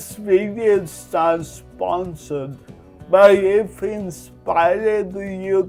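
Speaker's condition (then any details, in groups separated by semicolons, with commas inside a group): Cerebral palsy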